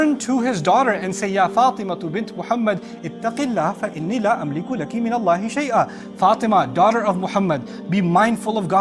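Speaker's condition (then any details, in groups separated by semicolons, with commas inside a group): No condition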